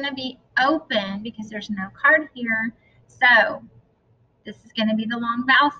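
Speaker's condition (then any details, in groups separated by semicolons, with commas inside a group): No condition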